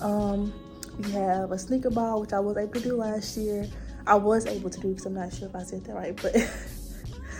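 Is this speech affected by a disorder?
No.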